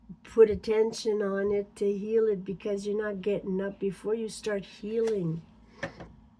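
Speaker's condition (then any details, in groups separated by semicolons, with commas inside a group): No condition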